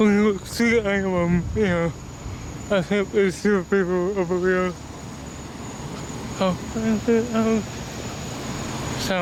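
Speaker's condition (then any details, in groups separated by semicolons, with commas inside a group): Cerebral palsy; body affected; speech disability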